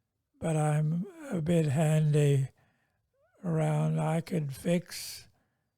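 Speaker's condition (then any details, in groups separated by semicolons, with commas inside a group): Multiple sclerosis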